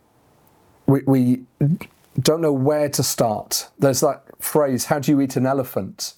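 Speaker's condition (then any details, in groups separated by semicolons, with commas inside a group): Stutter; criticized by others when taking on pastor team leader role; repeated words, prolonged sounds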